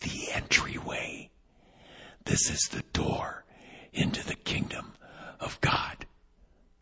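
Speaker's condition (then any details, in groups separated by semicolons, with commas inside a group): Vocal cord paralysis, unilateral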